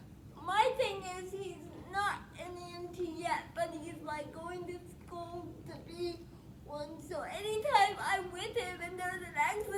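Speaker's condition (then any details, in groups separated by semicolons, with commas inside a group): Spastic quadriplegic cerebral palsy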